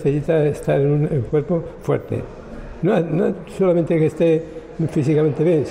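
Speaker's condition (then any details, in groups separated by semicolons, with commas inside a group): Parkinson's disease; about 19 years since onset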